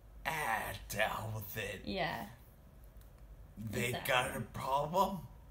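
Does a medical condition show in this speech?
Yes: traumatic brain injury.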